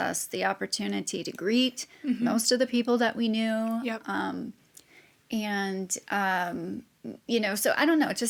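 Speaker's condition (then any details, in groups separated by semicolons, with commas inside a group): No condition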